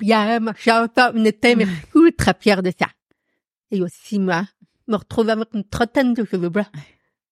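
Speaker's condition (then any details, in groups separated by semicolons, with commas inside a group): Profound deafness; noticeable to everyone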